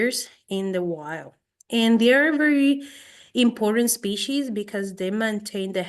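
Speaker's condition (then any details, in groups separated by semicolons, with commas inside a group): No condition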